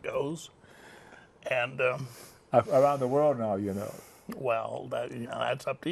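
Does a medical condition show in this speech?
Yes: cerebral palsy.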